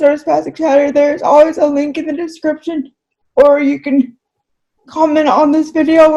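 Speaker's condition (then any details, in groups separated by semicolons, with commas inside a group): Cerebral palsy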